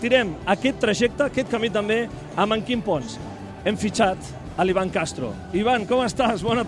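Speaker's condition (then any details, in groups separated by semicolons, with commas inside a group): No condition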